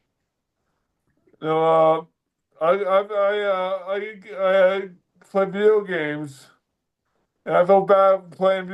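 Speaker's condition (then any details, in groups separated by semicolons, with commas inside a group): Dysarthria; weaker speech muscles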